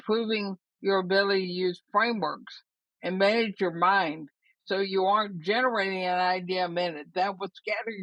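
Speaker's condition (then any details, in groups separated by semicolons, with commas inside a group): ALS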